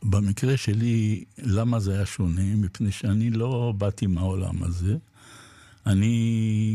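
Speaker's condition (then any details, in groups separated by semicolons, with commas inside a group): Parkinson's disease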